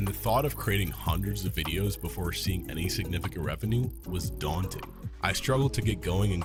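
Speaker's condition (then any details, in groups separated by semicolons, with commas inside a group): No condition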